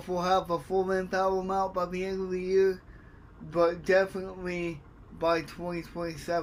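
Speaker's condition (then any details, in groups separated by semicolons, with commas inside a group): Cerebral palsy; affects speech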